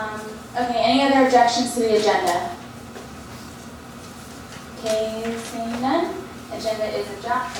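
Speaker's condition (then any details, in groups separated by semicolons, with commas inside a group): No condition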